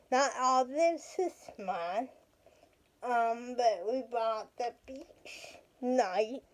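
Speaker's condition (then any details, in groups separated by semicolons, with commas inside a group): Cerebral palsy; speech affected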